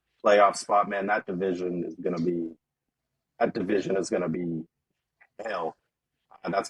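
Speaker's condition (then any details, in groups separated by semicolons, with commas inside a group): No condition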